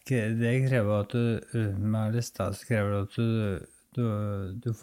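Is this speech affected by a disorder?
Yes: ALS; no use of arms or legs, sudden leg spasms, relies on assistants for daily care; uses breathing help, good and bad days, clenching and teeth grinding on bad days.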